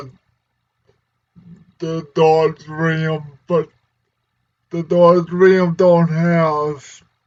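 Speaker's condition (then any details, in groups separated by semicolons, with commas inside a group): Cerebral palsy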